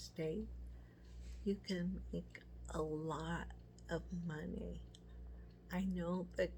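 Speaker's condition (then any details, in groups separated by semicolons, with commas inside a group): MS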